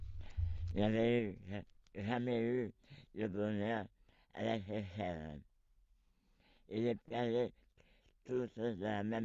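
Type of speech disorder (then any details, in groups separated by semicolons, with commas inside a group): Head and neck cancer, severe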